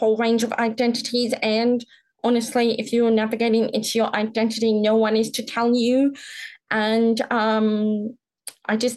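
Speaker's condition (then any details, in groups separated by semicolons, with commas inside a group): Profound deafness, congenital, profound; born profoundly deaf, right cochlear implant since infancy, left cochlear implant also; speech considered pretty good, often assumed hearing, often mistaken for British accent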